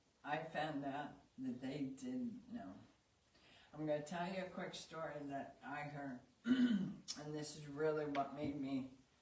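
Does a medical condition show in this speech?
Yes: ALS.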